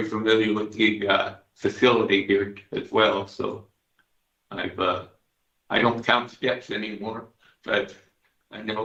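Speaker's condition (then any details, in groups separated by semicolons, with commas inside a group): Parkinson's disease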